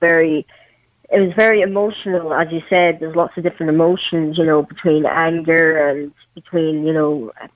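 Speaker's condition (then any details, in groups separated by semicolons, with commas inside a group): Cleft palate; congenital, parental Chernobyl radiation, premature birth, over 20 surgeries, webbed legs, amputation, prosthetic limb since 12; all needed treatments received in Ireland, fully active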